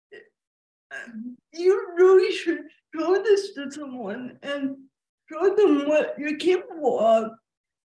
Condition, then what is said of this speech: Cerebral palsy. Lord gave me a clear voice, and my mind was not that affected.